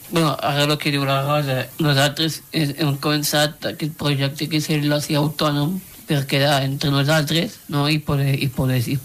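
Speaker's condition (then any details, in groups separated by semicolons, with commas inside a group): Down syndrome; three copies of chromosome 21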